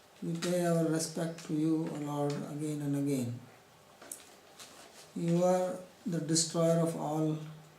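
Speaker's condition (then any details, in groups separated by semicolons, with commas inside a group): No condition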